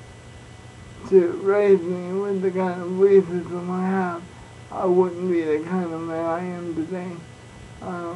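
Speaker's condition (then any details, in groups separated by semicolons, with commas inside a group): Cerebral palsy; all four limbs affected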